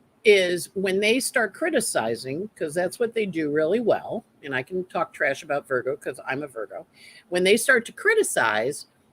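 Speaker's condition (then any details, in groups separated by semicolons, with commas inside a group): No condition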